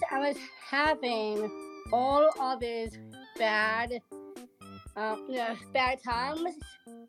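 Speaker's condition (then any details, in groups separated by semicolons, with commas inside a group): Down syndrome; present from birth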